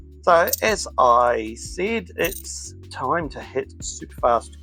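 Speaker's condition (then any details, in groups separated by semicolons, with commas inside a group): No condition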